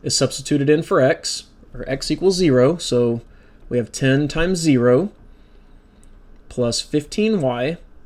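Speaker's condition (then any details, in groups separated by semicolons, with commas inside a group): No condition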